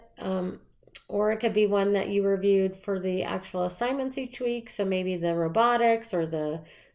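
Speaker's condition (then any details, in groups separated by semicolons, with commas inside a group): No condition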